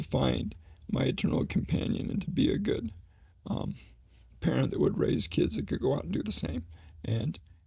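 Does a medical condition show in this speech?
Yes: ALS; needs voice rest during conversation.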